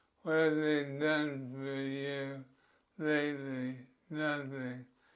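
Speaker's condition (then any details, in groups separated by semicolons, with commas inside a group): Parkinson's disease; affects handwriting; nearly 20 years since onset, speech and physical therapy, medications, rigidity; hard to understand, swallowing muscles affected, mouth exercises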